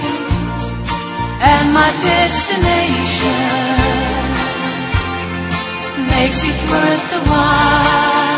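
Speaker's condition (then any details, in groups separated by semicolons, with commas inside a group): No condition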